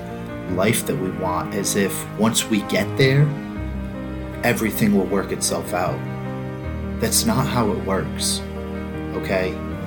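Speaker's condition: No condition

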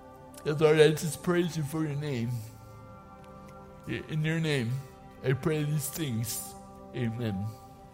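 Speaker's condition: Cerebral palsy; does not talk like typical speaker, speech typical before eighth grade disease onset

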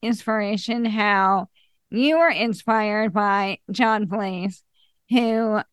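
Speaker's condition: ALS; very slow progression

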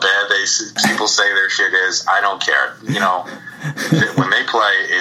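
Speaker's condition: No condition

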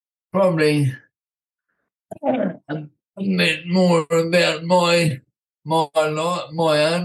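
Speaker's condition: Primary lateral sclerosis; very slowly progressing, initially misdiagnosed as multiple sclerosis, uses walking frame; about 13 years of uncertainty and misdiagnoses, about 7 years without diagnosis; voice and throat affected, short one or two word replies, voice needs rest and saving

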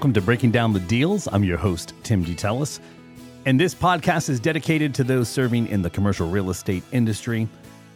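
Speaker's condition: No condition

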